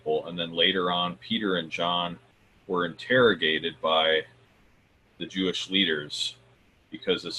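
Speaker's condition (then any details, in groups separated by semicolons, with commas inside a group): No condition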